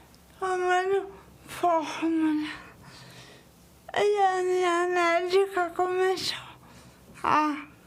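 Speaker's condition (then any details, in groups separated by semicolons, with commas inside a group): Cerebral palsy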